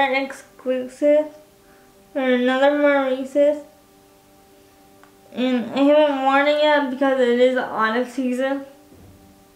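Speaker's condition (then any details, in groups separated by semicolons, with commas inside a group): Cerebral palsy, spastic quadriplegic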